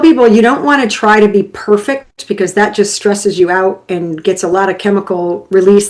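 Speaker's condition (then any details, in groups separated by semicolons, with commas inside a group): No condition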